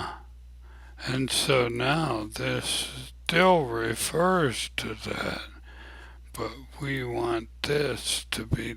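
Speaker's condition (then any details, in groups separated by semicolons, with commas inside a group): ALS; abnormally slow voice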